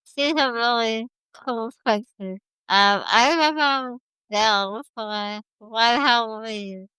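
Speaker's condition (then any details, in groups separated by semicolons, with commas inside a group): Spinal muscular atrophy type 1, severe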